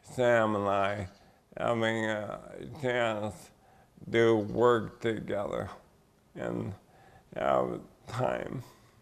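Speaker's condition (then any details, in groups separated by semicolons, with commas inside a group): ALS (Lou Gehrig's disease); five years since onset, slow progression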